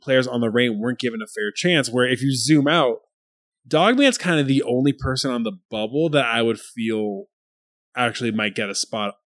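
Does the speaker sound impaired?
No.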